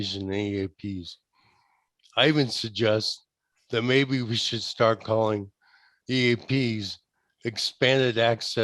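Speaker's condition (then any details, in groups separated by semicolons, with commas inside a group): ALS; limb onset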